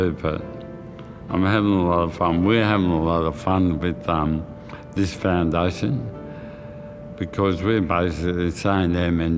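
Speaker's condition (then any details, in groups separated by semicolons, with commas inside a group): Motor neurone disease; hand onset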